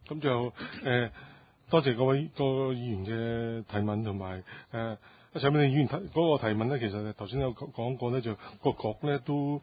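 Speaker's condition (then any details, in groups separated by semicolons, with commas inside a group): No condition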